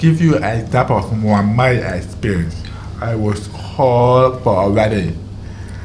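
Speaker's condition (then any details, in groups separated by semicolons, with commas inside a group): Deafness, deaf in one ear from birth, other ear from age 18; relies on lip reading, difficulty following very fast or very slow speech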